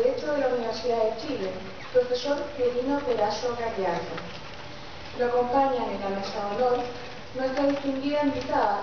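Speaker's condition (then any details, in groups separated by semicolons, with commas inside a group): No condition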